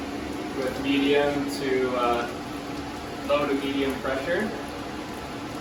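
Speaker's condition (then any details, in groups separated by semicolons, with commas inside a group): No condition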